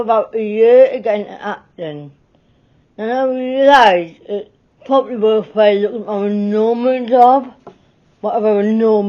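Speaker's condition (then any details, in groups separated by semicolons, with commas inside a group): Cerebral palsy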